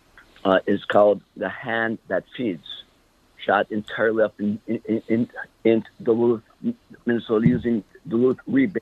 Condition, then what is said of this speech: Stuttering. There's a bit left, but nowhere near as much as you started out, I would imagine.